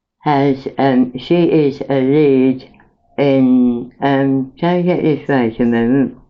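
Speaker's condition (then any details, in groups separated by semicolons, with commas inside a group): Mouth cancer after operations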